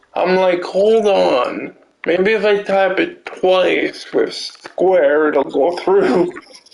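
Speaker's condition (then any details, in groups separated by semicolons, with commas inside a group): Cerebral palsy; limbs affected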